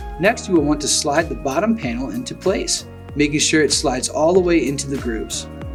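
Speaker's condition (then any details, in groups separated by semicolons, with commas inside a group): No condition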